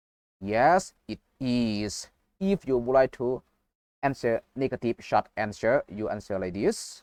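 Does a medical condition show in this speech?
No.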